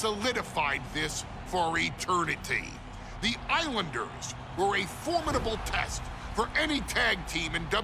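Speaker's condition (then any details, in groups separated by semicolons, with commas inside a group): No condition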